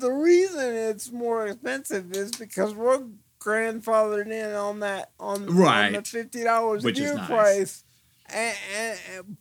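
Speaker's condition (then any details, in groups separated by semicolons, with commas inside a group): Cerebral palsy; difficulty focusing in VR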